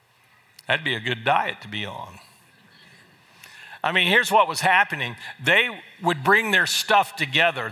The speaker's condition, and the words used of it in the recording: None; typical speech.